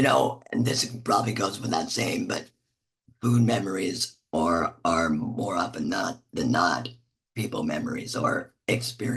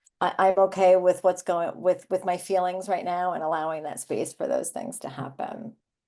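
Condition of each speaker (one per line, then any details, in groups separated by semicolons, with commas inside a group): Laryngectomy; voice box removed, radiation damage, tracheal neck stoma; laryngectomy nearly nine years ago, 28-year cancer survivor; radiation-damaged vocal cords and lungs, slow swallowing, cannot eat and talk
No condition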